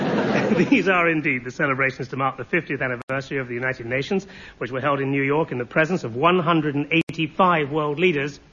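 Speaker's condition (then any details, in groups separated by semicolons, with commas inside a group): No condition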